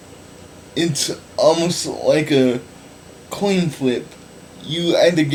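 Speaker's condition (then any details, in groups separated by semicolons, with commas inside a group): Cerebral palsy; able to speak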